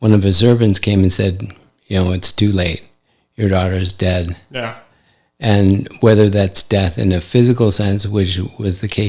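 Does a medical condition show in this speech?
Yes: ALS; affects hand function.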